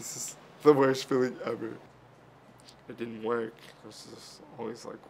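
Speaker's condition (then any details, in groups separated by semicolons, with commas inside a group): Cerebral palsy; from birth, early childhood surgery; 21, walked at four after surgery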